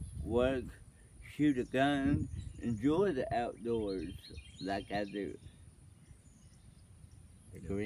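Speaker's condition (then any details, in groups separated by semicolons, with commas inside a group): Cerebral palsy; affects walking, unsteady gait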